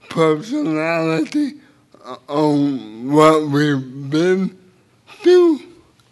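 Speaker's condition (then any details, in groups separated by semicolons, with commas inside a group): Cerebral palsy; involuntary hand movements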